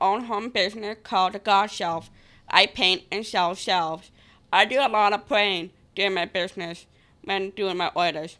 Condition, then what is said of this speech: Down syndrome. Eventually, I get the courage to try again and speak more clearer and louder so I'm understood when I'm asking.